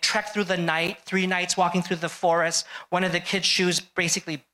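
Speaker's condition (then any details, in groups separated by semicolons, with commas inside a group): No condition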